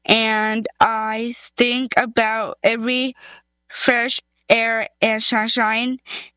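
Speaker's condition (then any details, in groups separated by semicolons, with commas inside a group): Down syndrome; congenital trisomy 21, karyotype confirmed via dr. Tim Herndon, congenital heart defect, NICU 14 days; first language sign language, over 300 signs by age 2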